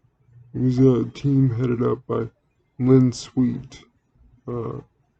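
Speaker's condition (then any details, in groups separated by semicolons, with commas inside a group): Cerebral palsy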